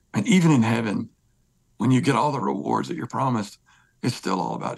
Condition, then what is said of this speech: Spasmodic dysphonia. So it just kind of grabs when I talk.